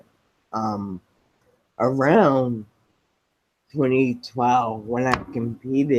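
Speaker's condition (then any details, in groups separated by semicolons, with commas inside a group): Spinocerebellar ataxia type 7, SCA7; speech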